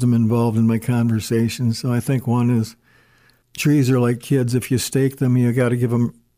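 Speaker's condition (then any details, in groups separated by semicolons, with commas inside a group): Parkinson's disease; stutters and stammers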